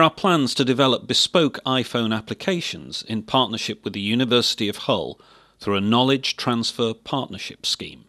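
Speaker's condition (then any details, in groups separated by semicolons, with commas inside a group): No condition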